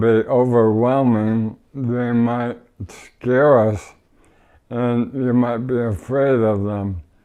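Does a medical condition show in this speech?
Yes: ALS; power wheelchair, no tracheostomy.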